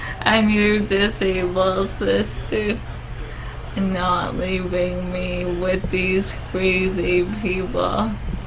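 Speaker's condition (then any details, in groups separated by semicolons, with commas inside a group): ALS; no ventilator needed yet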